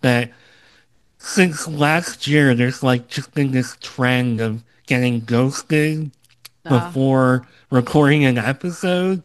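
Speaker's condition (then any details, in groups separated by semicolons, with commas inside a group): Cleft lip and palate, Opitz G/BBB syndrome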